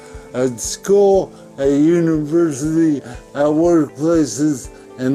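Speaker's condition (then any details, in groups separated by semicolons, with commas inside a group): Cerebral palsy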